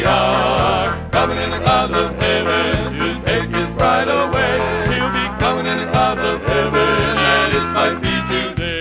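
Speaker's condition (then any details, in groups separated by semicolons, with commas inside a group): No condition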